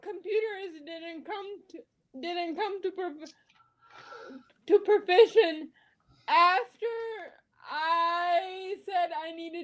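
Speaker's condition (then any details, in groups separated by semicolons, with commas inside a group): Cerebral palsy; spasticity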